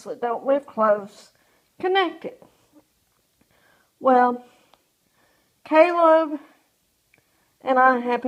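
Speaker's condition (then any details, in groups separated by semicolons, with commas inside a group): Cerebral palsy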